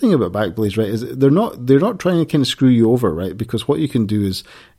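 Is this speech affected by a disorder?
No.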